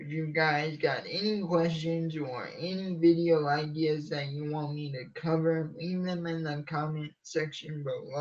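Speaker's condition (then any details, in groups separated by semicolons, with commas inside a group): Cerebral palsy; from birth, uses wheelchair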